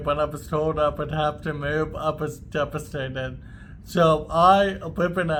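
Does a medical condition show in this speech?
Yes: ALS; voice affected, worse under stress, chronic cough, improved with treatment.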